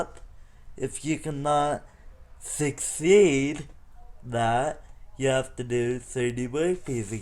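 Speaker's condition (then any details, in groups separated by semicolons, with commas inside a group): Cerebral palsy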